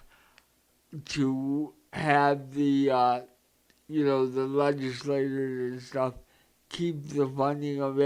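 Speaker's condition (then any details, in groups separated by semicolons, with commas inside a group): Cerebral palsy; present from birth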